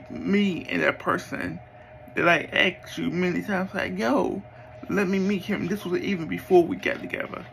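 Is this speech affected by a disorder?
Yes: cerebral palsy; speech is not the best.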